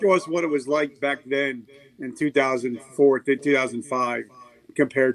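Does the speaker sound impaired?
No.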